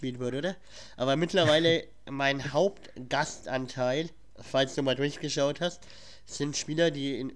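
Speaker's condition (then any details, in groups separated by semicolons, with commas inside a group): Cleft palate; has a cold at recording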